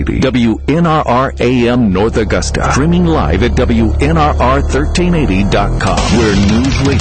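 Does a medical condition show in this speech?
No.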